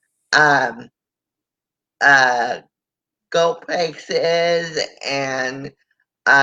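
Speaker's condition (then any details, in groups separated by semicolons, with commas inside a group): Cerebral palsy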